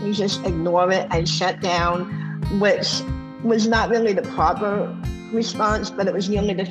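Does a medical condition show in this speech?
Yes: bilateral cleft lip and palate; congenital, upper lip gap into palate and nose, 20+ surgeries from 2 months to age 27; open palate at birth, no proper suction, food and drink through nose, untreated cleft means no speech.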